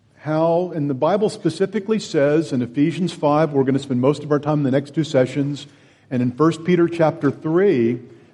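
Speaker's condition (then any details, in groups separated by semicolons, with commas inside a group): No condition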